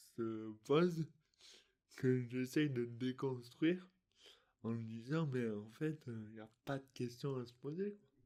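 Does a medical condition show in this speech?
Yes: dystonia; articulation difficulties.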